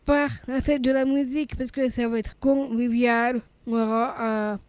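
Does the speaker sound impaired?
Yes: Down syndrome; congenital, heart malformation, heart surgery at age one after staphylococcus aureus, later reoperated; aged 39; swallowing problems, slowness, childhood speech therapy to tone tongue.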